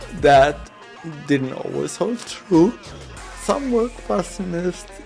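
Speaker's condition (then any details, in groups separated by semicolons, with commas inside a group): Cerebral palsy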